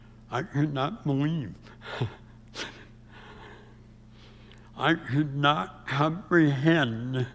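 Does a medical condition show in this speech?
Yes: severe speech impediment; about age 84.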